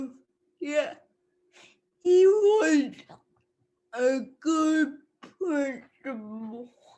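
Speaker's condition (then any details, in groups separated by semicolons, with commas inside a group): Cerebral palsy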